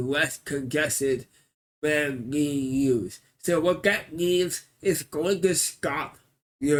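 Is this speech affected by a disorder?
Yes: cerebral palsy.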